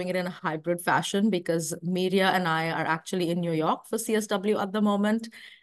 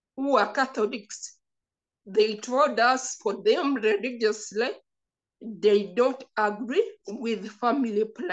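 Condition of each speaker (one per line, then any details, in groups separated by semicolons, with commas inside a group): No condition
Cerebral palsy; from birth, uncontrollable whole-body shaking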